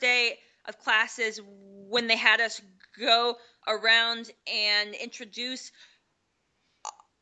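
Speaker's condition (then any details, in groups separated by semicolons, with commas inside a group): Stuttering; familial developmental stuttering, brother, dad, uncle affected, worsened through school, childhood therapy for tongue-out s lisp; still stutters, stuttering therapy after college, 3-week intensive Successful Stuttering Management Program, less avoidance; variable, sometimes fine, sometimes bad, strange sounds while speaking, formerly barely any word out; prolonged sounds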